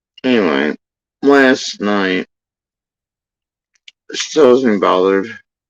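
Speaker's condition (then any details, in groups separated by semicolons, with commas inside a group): Facial paralysis after surgery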